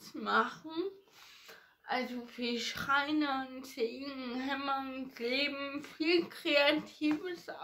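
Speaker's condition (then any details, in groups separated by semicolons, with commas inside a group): Ataxia; ataxia affecting hands and fingers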